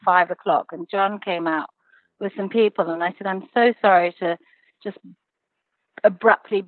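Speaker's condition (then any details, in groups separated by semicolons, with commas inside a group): No condition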